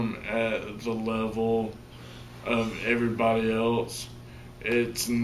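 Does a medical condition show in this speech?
Yes: traumatic brain injury; memory and learning difficulties; slow, slurred speech, unsteady walking.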